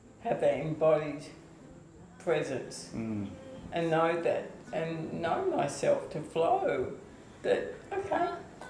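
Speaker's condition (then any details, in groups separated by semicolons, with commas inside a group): ALS/MND; onset foot drop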